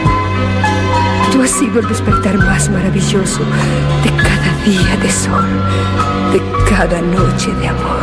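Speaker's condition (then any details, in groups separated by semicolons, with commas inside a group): No condition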